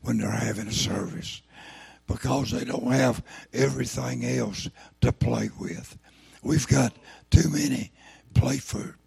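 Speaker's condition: Throat cancer, lost vocal cord

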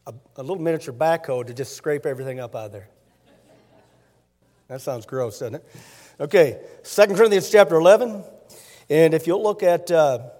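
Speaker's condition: No condition

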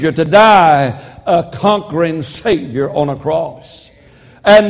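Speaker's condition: No condition

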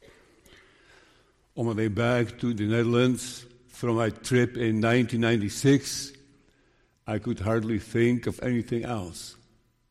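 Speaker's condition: Parkinson's disease; still preaching

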